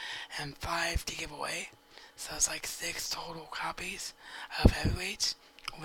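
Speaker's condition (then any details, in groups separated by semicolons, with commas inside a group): Cerebral palsy; wheelchair bound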